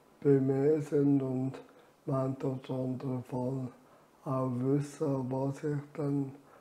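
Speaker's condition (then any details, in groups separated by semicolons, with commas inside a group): Amyotrophic lateral sclerosis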